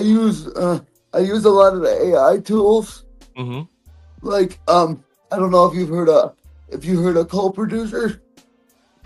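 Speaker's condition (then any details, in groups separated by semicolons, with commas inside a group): Cerebral palsy; present from birth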